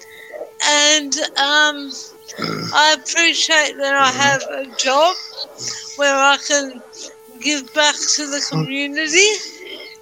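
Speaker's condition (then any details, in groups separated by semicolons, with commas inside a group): Cerebral palsy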